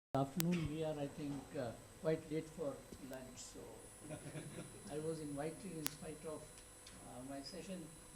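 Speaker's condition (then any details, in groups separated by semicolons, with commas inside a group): No condition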